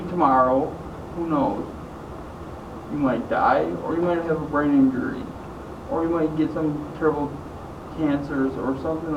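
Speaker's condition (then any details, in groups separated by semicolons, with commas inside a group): Traumatic brain injury; caused by snowmobile collision with truck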